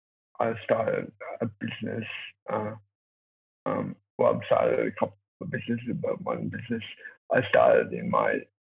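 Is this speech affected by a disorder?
Yes: cerebral palsy; from birth, born two months premature, resuscitated twice, lack of oxygen to brain, brain injury, affects mobility and walking; uses electric wheelchair.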